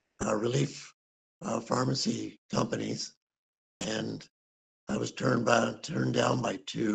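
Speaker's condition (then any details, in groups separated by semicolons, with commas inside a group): Thyroid cancer surgery; raspy voice, speech somewhat affected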